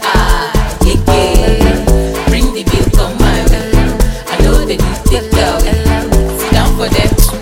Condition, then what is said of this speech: None; typical speech.